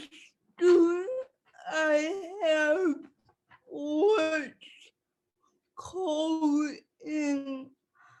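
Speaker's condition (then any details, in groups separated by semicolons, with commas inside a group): Cerebral palsy; speech affected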